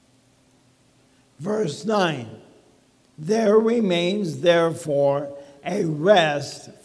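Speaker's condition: ALS; talking funny

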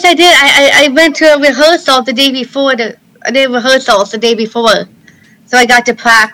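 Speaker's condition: Down syndrome; congenital

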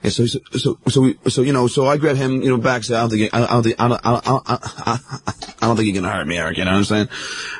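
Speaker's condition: Stuttering; habitual stutter, usually stutters; shaken up after scuffle with Eric Bogosian at bookstore, pushed against wall, grabbed around neck; repeated sounds, repeated words

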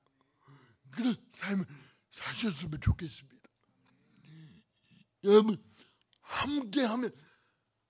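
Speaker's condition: Cerebral palsy; bent body

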